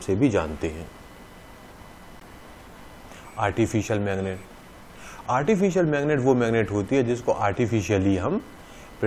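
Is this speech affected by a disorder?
No.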